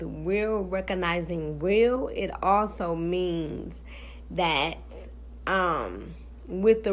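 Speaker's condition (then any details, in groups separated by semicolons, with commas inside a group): Cerebral palsy, spastic; now talking and breathing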